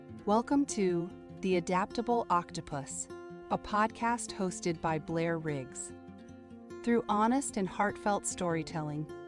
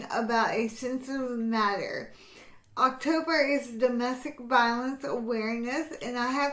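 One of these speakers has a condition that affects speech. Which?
The second: hemiplegic cerebral palsy; hemiplegic, one side affected, birth asphyxia and stroke.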